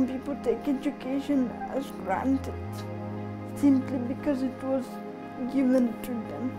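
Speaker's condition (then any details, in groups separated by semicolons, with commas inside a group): Cerebral palsy; adolescent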